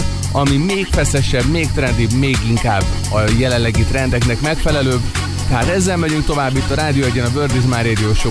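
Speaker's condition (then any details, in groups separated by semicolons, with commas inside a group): No condition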